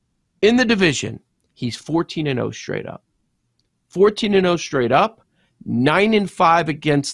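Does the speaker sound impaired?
No.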